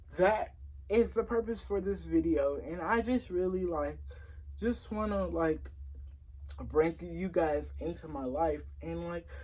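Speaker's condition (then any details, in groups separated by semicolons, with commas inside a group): Cerebral palsy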